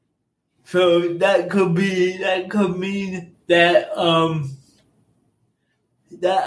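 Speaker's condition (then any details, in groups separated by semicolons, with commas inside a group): Cerebral palsy; motor deficits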